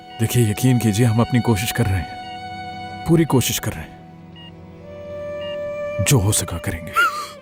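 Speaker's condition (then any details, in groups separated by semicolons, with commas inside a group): No condition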